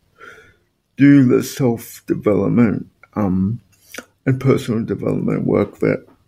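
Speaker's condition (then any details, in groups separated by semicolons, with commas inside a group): Spastic quadriplegic cerebral palsy; all four limbs affected, motorized wheelchair as main mobility aid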